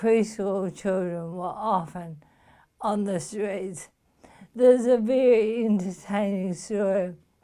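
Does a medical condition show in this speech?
Yes: motor neuron disease.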